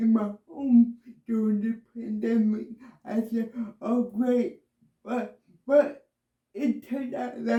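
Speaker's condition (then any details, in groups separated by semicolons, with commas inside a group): Cerebral palsy, myasthenia gravis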